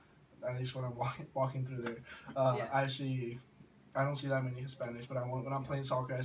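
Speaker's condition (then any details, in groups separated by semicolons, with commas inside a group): No condition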